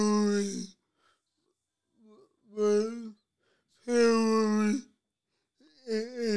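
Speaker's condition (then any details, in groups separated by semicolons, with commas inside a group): Cerebral palsy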